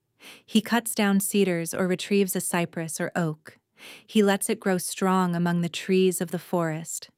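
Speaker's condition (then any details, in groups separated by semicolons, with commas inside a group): No condition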